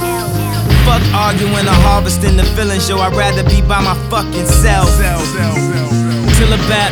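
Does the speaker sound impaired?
No.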